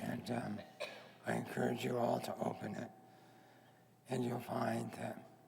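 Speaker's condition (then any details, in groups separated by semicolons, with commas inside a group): Head and neck cancer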